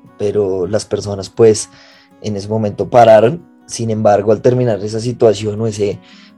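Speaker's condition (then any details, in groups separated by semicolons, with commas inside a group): No condition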